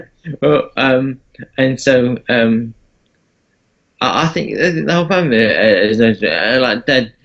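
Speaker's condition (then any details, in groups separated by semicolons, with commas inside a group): Parkinson's disease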